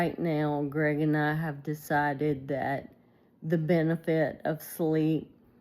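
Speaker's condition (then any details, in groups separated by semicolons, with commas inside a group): ALS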